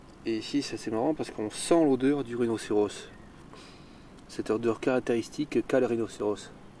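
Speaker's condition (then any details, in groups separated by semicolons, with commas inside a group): No condition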